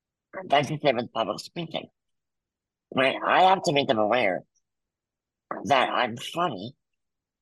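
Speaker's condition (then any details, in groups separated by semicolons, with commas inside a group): Muscular dystrophy; congenital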